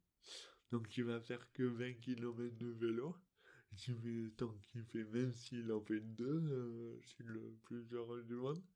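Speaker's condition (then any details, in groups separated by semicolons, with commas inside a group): Dystonia; articulation difficulties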